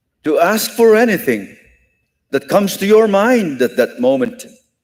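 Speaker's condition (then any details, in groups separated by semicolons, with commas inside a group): No condition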